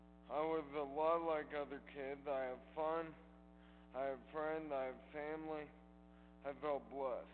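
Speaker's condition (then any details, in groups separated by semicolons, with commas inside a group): Cerebral palsy; from birth, mostly legs, selective dorsal rhizotomy; two years post-surgery, intensive walking therapy, much improved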